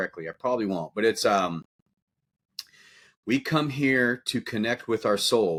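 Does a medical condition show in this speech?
No.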